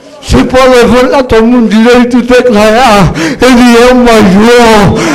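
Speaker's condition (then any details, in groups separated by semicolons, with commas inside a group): Cerebral palsy; no speech as child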